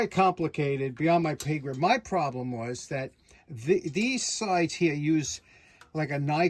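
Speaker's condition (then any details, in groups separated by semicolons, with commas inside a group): No condition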